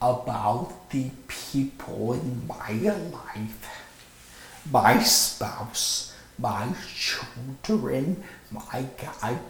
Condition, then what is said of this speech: Vocal cord paralysis. I don't even know my musical voice part when I sing.